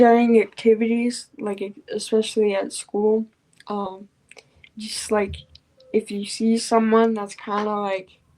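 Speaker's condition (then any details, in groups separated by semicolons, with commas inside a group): Cerebral palsy; from birth, wheelchair user; 14 years old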